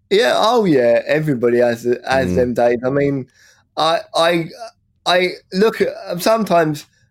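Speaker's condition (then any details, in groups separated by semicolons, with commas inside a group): Cerebral palsy; from birth, oxygen lack, 10 weeks premature, heart defect, heart surgery at 9 weeks, wheelchair user; no real speech impediment except when drunk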